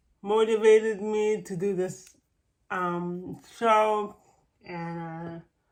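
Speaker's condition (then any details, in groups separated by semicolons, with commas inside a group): Cerebral palsy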